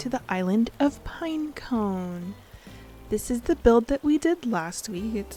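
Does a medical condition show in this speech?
No.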